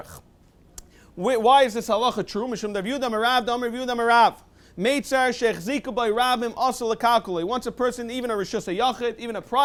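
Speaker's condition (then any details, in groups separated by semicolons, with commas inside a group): No condition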